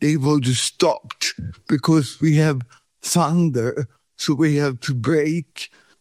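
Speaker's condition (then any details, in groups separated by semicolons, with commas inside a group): Cerebral palsy; no breathing first 40 minutes at birth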